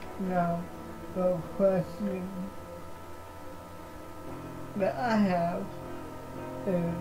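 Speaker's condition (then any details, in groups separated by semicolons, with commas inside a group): Cerebral palsy; affects voice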